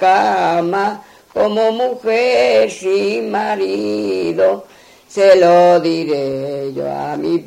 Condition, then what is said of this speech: None; typical speech.